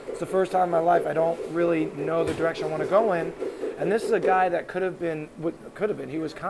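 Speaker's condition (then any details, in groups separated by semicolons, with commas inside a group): No condition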